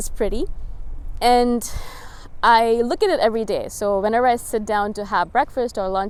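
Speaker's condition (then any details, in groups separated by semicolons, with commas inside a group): No condition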